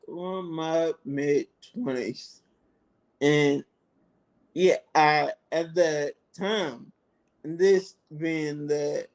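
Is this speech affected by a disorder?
Yes: multiple sclerosis.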